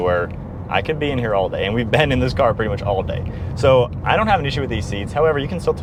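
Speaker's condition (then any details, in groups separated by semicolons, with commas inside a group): No condition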